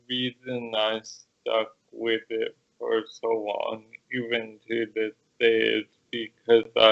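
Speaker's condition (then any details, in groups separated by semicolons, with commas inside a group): Cerebral palsy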